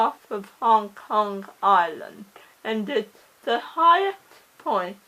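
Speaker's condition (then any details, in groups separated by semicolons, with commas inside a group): Cerebral palsy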